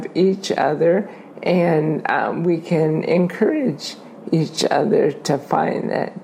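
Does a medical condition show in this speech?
Yes: ALS; diagnosis took a year, onset with falling while running and a limp, legs and arms basically paralyzed; disease now affecting mouth, tongue muscles atrophying; tongue weakness, sounds as if after a couple glasses of wine.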